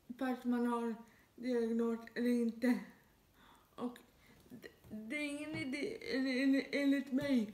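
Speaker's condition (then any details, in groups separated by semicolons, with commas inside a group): Dyskinetic cerebral palsy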